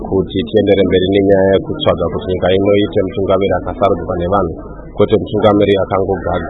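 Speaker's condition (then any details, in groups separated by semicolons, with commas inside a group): No condition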